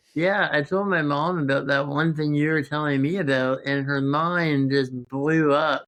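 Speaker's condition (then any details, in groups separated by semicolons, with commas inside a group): Congenital muscular dystrophy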